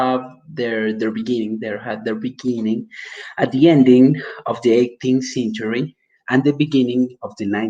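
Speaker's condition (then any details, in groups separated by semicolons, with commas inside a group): No condition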